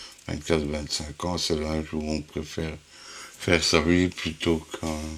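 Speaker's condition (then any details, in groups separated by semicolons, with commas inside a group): Huntington's disease; inherited, 43 repeats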